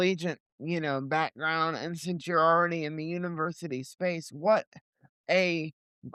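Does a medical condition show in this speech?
Yes: cerebral palsy; limited mobility, legs.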